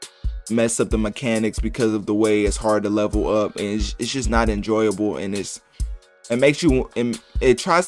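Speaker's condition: No condition

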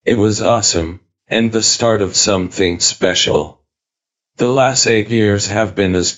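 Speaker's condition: ALS, speech-generating device; types replies

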